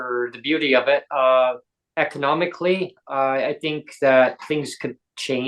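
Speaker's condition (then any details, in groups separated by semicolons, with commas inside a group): No condition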